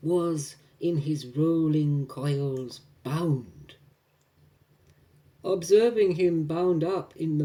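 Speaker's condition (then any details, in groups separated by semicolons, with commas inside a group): No condition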